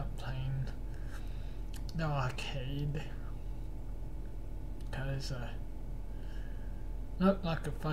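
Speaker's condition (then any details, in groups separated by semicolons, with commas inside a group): Cerebral palsy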